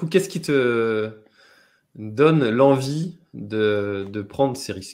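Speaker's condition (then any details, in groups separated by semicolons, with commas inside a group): No condition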